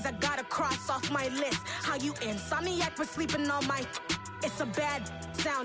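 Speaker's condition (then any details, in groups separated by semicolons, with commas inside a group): No condition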